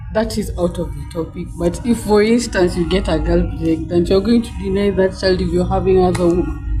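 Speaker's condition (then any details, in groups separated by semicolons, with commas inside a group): No condition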